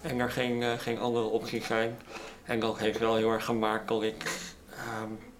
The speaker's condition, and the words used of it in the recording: Cleft palate. Je hoort het al op de manier waarop hij praat, heeft immers zelfs ook een hazenlip.